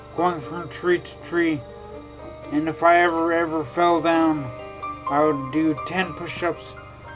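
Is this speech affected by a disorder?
Yes: traumatic brain injury.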